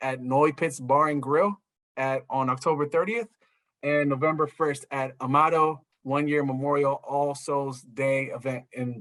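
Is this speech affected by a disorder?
No.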